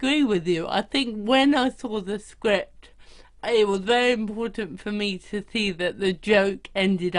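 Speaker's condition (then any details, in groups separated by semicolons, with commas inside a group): Cerebral palsy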